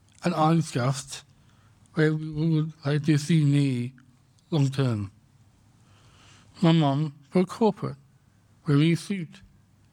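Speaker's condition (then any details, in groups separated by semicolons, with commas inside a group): Down syndrome; congenital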